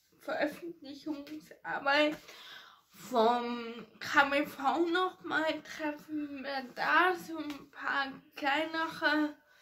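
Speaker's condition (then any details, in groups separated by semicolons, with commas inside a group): Ataxia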